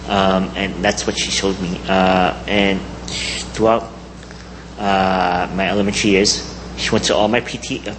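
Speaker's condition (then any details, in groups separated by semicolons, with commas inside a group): Cleft palate; congenital cleft palate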